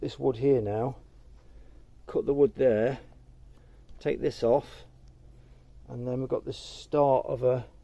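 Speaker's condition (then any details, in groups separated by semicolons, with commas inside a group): No condition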